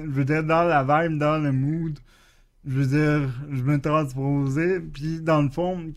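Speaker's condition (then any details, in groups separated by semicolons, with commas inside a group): Cerebral palsy; acquired after chickenpox with intense fever at three weeks old, wheelchair user; stable, major physical limitation, spasms more on right side, physical conditioning, intervention plans; expresses himself very well, good vocabulary per co-host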